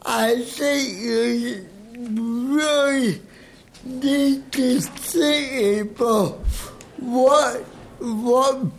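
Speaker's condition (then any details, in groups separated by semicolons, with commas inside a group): Cerebral palsy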